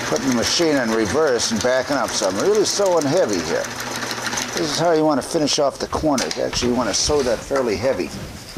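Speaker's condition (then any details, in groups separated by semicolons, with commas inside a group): No condition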